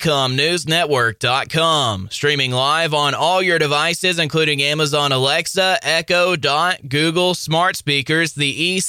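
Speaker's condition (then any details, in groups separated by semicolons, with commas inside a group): No condition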